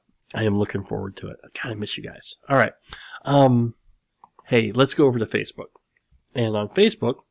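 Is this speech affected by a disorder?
Yes: cleft lip and palate; series of plastic surgeries for repair, skull bone chips grafted to reconstruct nose around age 12.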